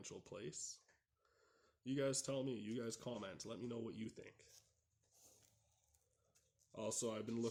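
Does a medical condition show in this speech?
No.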